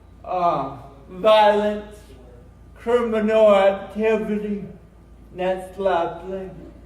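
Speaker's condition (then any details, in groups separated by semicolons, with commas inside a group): Cerebral palsy; since birth, brain damage at birth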